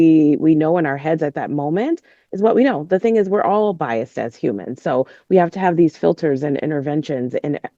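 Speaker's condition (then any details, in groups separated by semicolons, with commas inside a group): No condition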